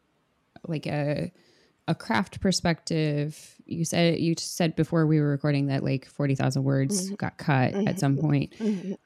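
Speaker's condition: No condition

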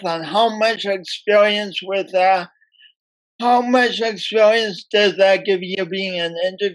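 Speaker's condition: Speech impediment from birth; oxygen loss at birth

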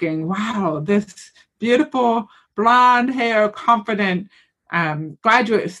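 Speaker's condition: Hearing loss with cochlear implant; recent cochlear implant surgery, decided on implant because hearing had decreased

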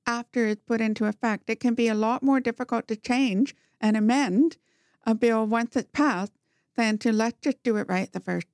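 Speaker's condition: Profound hearing loss, congenital, bilateral; talks very well despite profound hearing loss

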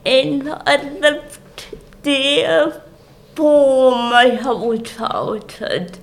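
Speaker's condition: Cerebral palsy; speech obviously affected

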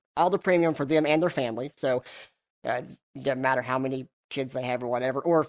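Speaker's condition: Cleft lip and palate

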